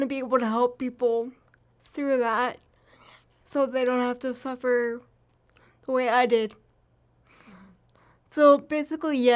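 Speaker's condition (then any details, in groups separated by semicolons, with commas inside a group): Cerebral palsy; from birth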